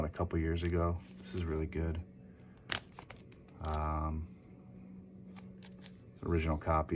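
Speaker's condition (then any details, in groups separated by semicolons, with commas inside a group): No condition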